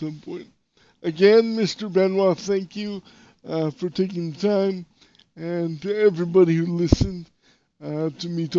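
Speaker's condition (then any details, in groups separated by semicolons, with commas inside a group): Cerebral palsy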